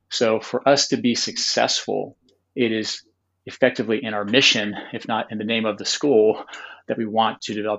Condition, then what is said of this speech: No condition.